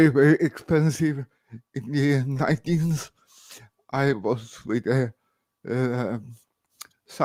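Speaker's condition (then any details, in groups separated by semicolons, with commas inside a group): Cerebral palsy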